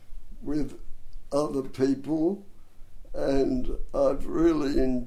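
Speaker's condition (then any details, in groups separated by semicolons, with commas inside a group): Dystonia and cerebral palsy; hard-to-diagnose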